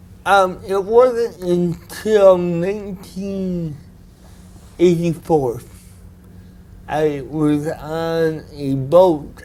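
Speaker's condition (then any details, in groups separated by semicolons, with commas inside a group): Cerebral palsy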